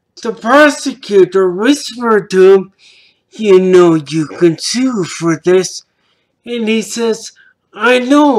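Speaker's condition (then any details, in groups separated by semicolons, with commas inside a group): Traumatic brain injury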